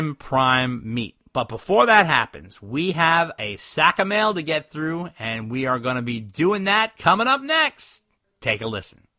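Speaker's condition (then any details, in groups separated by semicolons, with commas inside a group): No condition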